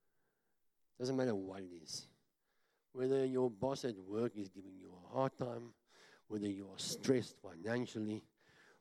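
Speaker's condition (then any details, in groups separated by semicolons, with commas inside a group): Cleft palate; congenital, tongue grown into palate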